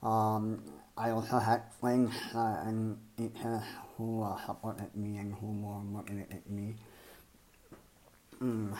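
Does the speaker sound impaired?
Yes: cleft palate and lip; congenital cleft lip and palate, repeated speech-improving surgeries.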